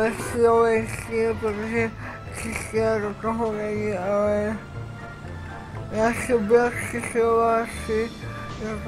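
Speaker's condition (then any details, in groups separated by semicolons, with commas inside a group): Cerebral palsy; atypical speech, somewhat worse now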